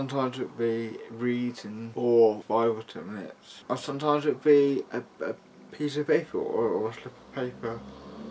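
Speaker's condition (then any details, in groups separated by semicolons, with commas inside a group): Cerebral palsy, mild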